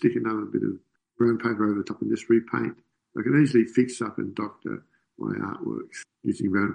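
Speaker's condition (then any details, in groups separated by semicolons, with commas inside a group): Parkinson's disease; loss of dopamine-producing substantia nigra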